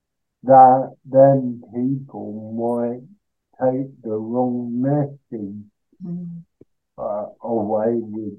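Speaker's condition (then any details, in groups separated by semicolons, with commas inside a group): Cerebral palsy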